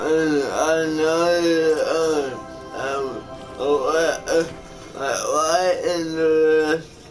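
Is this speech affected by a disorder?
Yes: cerebral palsy; atypical speech.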